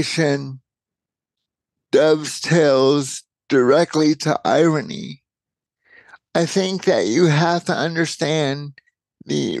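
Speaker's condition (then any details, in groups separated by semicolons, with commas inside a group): Cerebral palsy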